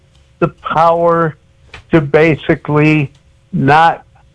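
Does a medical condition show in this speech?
Yes: cerebral palsy.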